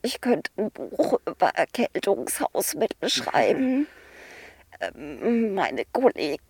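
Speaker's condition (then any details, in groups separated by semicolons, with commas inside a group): Spasmodic dysphonia; adductor type, focal laryngeal dystonia, long ignored, noticed by others, diagnosis delayed, first attributed to psyche; treated with botulinum toxin injections; fluent speech after first injection, at times must stutter through completely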